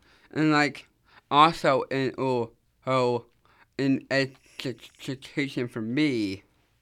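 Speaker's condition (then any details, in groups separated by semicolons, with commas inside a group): Down syndrome; speaking live on radio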